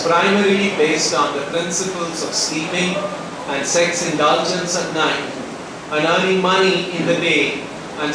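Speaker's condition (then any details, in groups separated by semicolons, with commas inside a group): No condition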